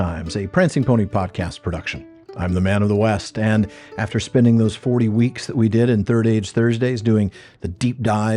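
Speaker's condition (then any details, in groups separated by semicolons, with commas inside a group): No condition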